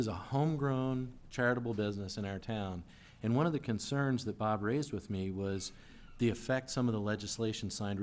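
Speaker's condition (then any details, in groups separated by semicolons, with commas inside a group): No condition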